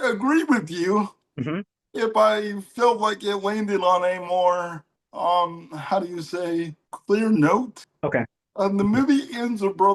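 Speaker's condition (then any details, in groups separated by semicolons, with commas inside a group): Cerebral palsy; mild case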